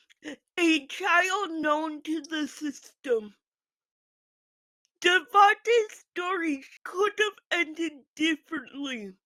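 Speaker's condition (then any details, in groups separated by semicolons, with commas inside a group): Physical speech impairment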